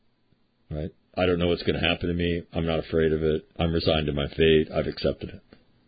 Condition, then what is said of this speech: None; typical speech.